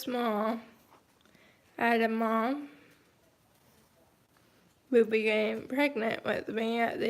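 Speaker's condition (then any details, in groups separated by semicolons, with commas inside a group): Cerebral palsy, mild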